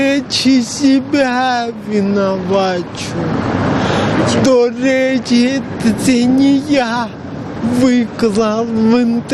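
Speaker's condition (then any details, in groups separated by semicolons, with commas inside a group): Cerebral palsy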